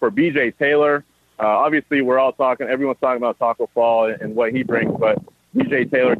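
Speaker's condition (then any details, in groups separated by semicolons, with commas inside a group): No condition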